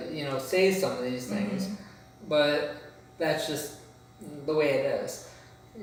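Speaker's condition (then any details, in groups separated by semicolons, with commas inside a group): Cerebral palsy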